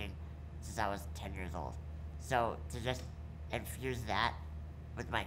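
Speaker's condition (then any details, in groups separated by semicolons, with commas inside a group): Muscular dystrophy; present from birth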